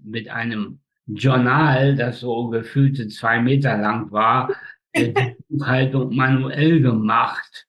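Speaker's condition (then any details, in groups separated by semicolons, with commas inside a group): Spastic tetraparesis; all four limbs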